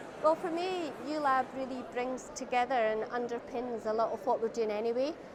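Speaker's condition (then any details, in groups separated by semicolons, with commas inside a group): No condition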